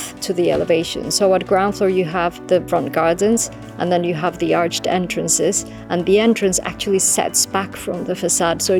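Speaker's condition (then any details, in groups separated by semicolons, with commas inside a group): No condition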